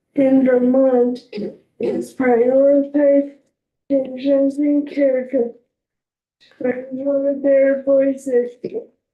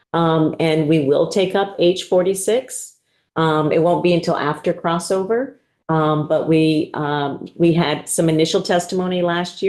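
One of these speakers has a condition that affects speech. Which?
The first: ALS; diagnosed about 3 years ago, legs weakening; voice obviously deteriorating.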